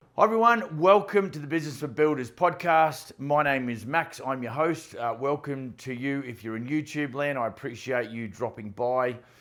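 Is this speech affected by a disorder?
No.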